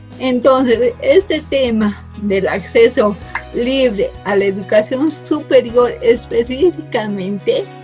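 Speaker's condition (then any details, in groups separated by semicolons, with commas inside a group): Cerebral palsy from birth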